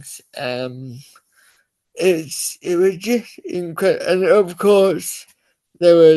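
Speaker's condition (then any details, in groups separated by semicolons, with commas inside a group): Cerebral palsy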